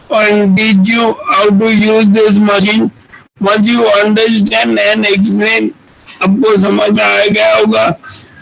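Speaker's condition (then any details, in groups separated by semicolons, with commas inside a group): Motor neurone disease; voice strong and loud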